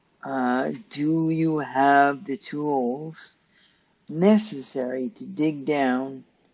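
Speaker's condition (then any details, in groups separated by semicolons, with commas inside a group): Cerebral palsy; stiff muscles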